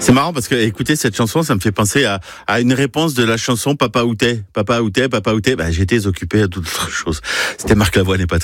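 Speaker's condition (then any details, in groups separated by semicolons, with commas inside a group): No condition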